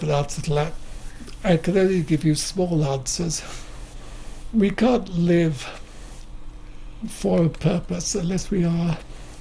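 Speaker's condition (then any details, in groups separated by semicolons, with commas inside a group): Motor neuron disease; wheelchair user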